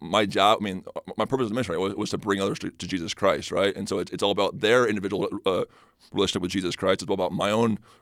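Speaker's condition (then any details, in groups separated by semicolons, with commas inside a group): Stutter; stutter first noticed in high school, magnified on mission while learning Spanish; past speech therapists helped a little, detailed preparation learned from coach Lewis at Lone Peak; trips over words, can't get words out off the cuff, less when prepared, confident; repeated words, blocks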